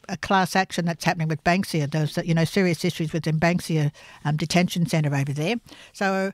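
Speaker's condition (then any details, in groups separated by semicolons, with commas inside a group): No condition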